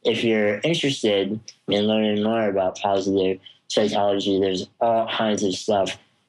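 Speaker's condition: Spinal muscular atrophy; wheelchair user, cannot move self, can be moved by others

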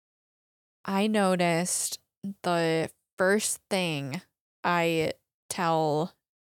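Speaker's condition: Aphasia after stroke; stroke at age 14, past intensive speech and language therapy in Milwaukee; word-finding difficulty, knows word but cannot say it, describes objects vaguely, listeners need patience

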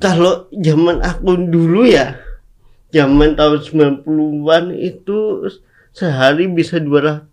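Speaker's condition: Cerebral palsy; speaking is difficult

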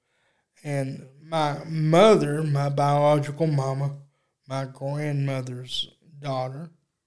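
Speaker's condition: Cerebral palsy; uses electric wheelchair

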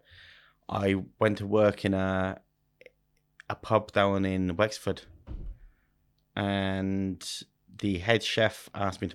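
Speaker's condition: Stutter; about five times worse when speaking German; prolonged sounds

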